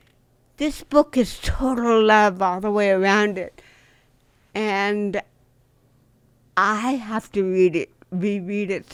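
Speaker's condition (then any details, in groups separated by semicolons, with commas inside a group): Cerebral palsy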